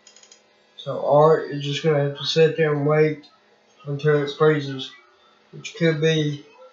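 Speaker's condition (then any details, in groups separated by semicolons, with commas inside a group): Cerebral palsy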